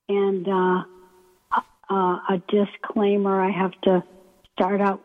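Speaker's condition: ALS; first symptoms subtle in right foot, onset during pre-doctoral internship at VA, wheelchair user, transfer board; about three years since onset, two since diagnosis, can no longer transfer self; weak breathing muscles, hard to speak, may sound weak or unclear, paces speech with breathing, slowing, pausing

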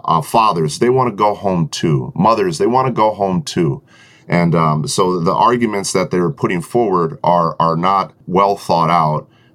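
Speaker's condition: No condition

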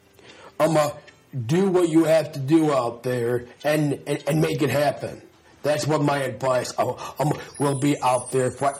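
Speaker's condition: Down syndrome; learning disability; public speaking training through Special Olympics Global Messenger program

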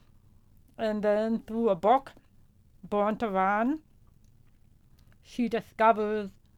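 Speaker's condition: Profound deafness; no vibration felt

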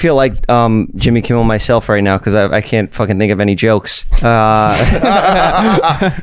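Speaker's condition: No condition

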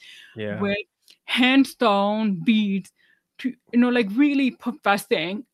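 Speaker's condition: Deafness, 99% hearing loss, severe

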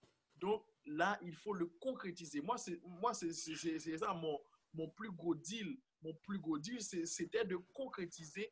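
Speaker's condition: Stuttering; father also stuttered, realized own stutter gradually over time, remarks about elocution from others; stuttering during interview; whole-word repetitions, comme, stuttered moments left uncut in videos; repeated sounds, repeated words

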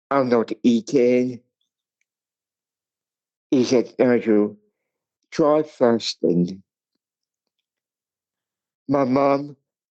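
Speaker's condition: Cerebral palsy; speech impairment

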